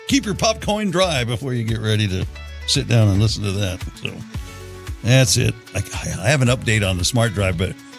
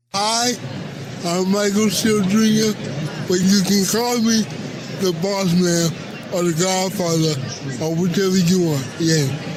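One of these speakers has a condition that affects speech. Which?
The second: cerebral palsy.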